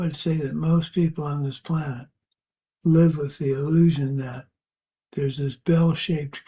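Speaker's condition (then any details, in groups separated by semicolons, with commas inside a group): Parkinson's; age 73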